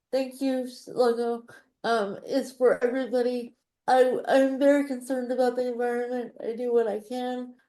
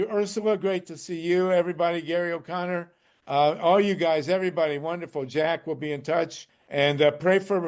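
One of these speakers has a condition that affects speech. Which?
The first: cerebral palsy; wheelchair user.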